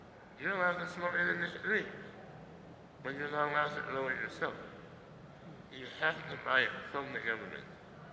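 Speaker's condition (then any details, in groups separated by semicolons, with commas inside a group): Muscular dystrophy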